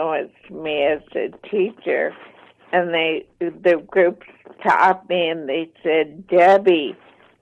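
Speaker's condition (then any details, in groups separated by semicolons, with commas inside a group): ALS, mild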